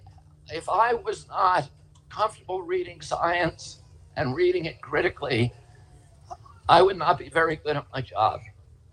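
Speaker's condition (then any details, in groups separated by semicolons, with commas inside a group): Spasmodic dystonia; Pace law school infirmary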